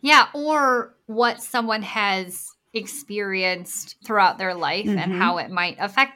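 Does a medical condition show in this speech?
Yes: bilateral cleft lip and palate; congenital.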